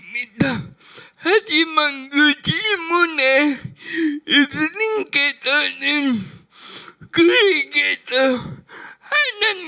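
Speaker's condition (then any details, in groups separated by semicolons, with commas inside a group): Brain lesion disability grade 1, severe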